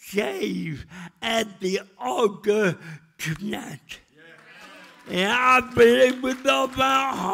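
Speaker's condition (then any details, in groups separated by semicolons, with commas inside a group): Cerebral palsy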